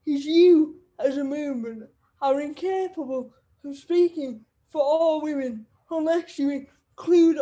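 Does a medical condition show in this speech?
Yes: cerebral palsy; wheelchair user.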